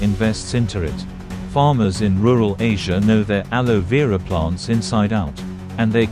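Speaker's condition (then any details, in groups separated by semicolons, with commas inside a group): No condition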